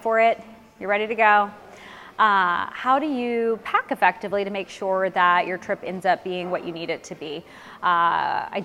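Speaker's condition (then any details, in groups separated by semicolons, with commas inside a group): No condition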